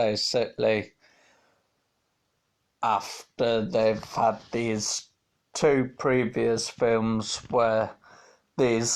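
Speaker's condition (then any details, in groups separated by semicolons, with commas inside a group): Multiple sclerosis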